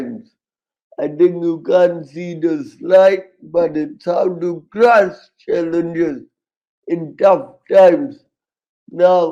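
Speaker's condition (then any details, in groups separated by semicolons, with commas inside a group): Cerebral palsy, severe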